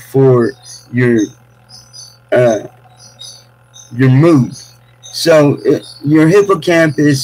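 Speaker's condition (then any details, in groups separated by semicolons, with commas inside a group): Cerebral palsy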